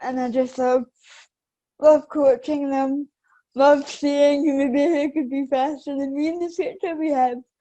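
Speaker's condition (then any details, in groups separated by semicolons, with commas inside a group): Cerebral palsy; affects balance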